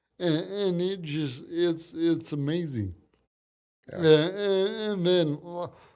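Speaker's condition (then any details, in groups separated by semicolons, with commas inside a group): Cerebral palsy; from birth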